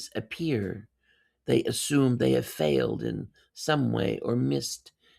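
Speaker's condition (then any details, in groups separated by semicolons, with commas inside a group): No condition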